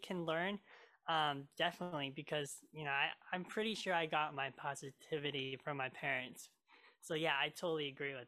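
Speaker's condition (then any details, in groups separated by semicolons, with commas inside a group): Cleft lip and palate; talking and singing hard while growing up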